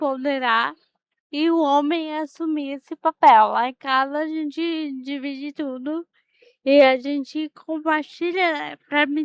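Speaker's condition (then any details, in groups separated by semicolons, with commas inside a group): Cerebral palsy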